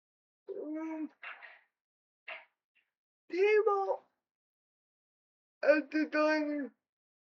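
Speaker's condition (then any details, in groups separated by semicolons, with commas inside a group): Cerebral palsy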